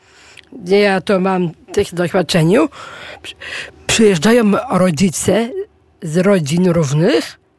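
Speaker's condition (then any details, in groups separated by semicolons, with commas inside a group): Down syndrome; per own account not obviously visible, experience with rehabilitation camps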